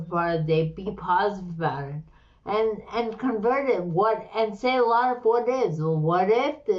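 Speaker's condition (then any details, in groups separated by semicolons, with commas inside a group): Slurred speech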